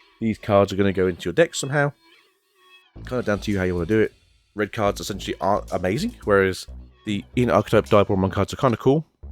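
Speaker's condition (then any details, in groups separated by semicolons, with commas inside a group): No condition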